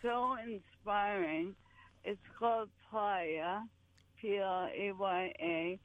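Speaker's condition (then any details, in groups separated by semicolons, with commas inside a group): ALS; walking distance steadily declining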